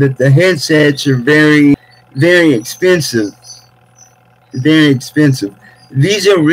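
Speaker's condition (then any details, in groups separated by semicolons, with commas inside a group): Cerebral palsy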